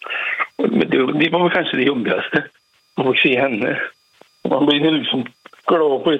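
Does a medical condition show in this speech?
Yes: Parkinson's disease; 40-50 tablets a day for Parkinson's; throat feels rough after an operation, recent intensive care stay with oxygen mask; sometimes hard to speak, trouble getting voice out properly.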